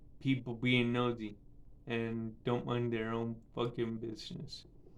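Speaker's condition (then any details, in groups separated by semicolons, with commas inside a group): Cerebral palsy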